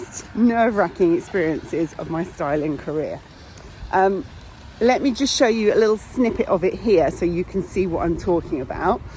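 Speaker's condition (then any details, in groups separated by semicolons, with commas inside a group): No condition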